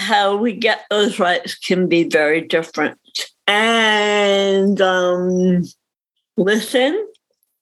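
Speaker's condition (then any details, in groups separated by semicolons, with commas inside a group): Cerebral palsy; reading disability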